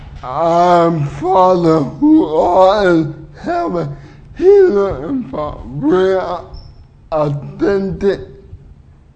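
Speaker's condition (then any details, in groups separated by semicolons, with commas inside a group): Cerebral palsy; uses wheelchair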